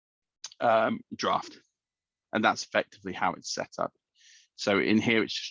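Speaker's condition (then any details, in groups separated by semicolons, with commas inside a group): No condition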